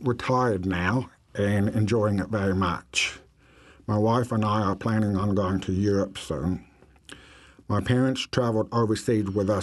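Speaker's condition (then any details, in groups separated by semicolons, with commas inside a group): Deafness; attended Atlanta Speech School and Druid Hills High School in America until 16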